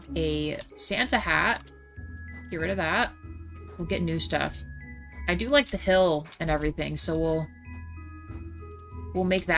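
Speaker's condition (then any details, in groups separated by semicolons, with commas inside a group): No condition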